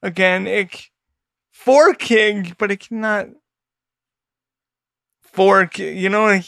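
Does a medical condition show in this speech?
Yes: cerebral palsy; spastic quadriplegic cerebral palsy, all four limbs, caused by premature birth three months early; vocal ability might be a little different.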